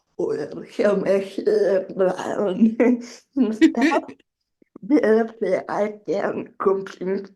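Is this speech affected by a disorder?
Yes: generalized dystonia.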